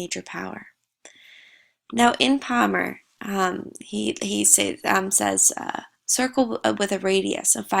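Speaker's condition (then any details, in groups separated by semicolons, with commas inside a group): No condition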